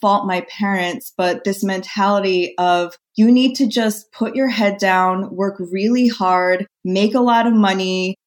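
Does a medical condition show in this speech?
No.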